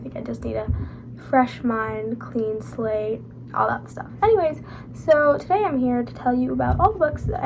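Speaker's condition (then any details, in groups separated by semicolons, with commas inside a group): No condition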